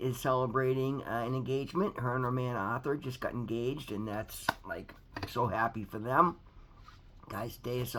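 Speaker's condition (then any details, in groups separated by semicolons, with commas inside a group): No condition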